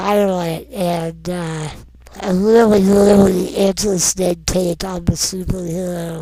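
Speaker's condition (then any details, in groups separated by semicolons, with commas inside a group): Non-progressive muscular dystrophy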